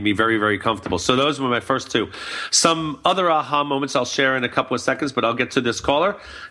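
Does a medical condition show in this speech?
No.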